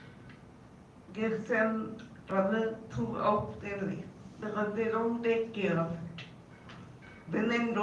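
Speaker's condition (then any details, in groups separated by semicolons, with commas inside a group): Cerebral palsy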